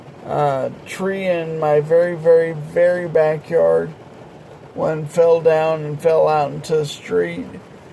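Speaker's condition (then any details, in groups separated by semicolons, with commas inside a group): Multiple sclerosis, progressive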